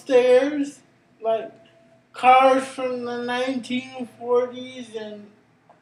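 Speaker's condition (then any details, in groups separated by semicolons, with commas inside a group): Cerebral palsy; brain injury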